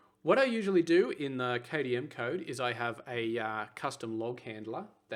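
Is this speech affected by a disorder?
No.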